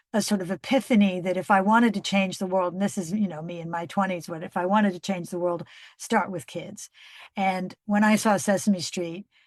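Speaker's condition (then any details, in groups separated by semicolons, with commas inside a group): No condition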